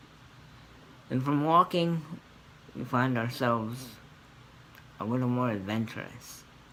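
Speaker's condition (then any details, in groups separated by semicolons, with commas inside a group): Cerebral palsy; scoliosis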